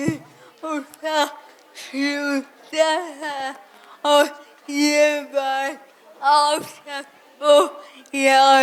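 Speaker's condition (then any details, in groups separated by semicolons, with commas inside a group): Cerebral palsy; speech not clear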